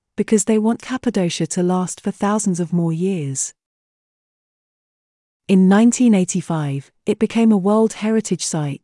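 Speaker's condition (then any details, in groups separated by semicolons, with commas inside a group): No condition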